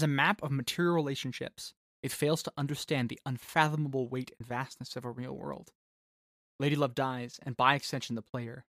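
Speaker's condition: No condition

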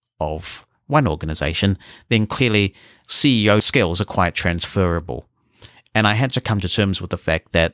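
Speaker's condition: No condition

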